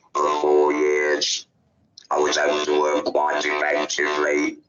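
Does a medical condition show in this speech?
Yes: laryngectomy; laryngectomy for larynx cancer, neck breather; over a decade since laryngectomy; laryngectomy voice, breathes through neck.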